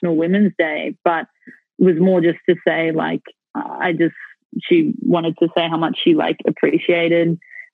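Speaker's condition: No condition

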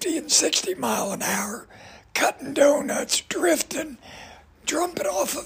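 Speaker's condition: Voice damage from cancer; cancer damage to voice box, fighting cancer about 10 years, given fatal prognosis 5 years ago; raspy voice, voice box destroyed by cancer

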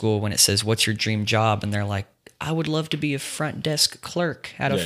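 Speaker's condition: No condition

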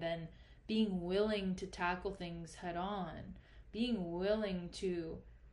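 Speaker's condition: No condition

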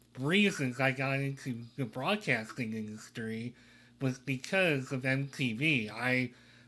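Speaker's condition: Cleft lip and palate

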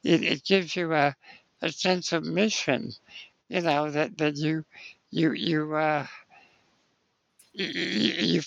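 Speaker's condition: Spinal muscular atrophy; lifelong wheelchair use

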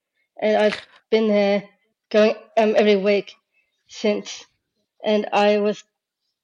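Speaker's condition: Down syndrome

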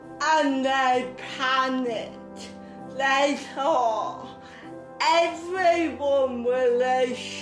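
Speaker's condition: Cerebral palsy

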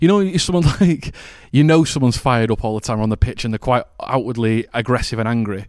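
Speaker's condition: No condition

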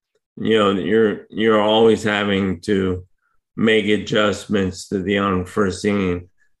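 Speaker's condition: ALS; hard to speak for long periods right now

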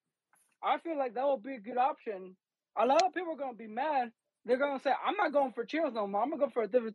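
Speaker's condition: No condition

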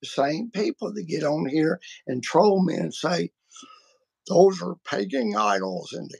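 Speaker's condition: Vocal cord surgery; voice may sound harsh or grouchier than intended

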